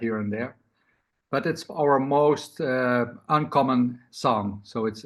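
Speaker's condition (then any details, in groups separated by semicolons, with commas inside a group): No condition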